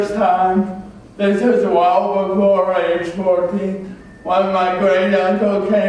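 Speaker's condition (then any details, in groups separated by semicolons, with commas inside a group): Cerebral palsy; much childhood speech therapy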